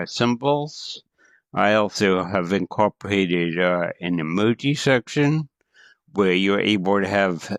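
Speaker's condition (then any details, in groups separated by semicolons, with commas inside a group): Cerebral palsy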